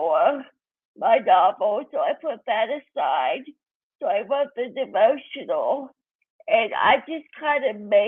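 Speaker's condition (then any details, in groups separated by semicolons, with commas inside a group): Cerebral palsy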